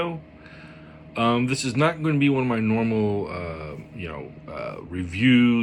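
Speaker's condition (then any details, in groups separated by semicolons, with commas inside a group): No condition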